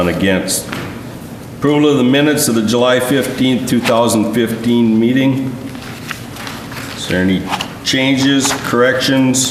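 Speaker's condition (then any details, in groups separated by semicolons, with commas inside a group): No condition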